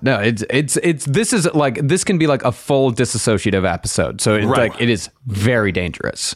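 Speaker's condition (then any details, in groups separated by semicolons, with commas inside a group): No condition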